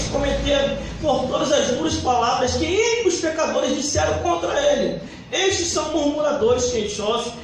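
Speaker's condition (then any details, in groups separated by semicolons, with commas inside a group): No condition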